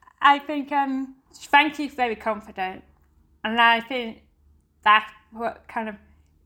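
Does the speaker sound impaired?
Yes: deafness; hears song beat and singing but not words, heavy metal rock indistinct, uses sign language.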